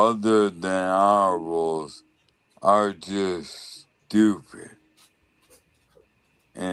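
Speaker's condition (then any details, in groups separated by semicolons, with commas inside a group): ALS; one leg affected, leg brace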